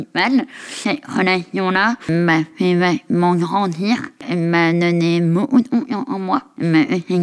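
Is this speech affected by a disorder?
Yes: facial palsy; left side of face affected; onset in childhood.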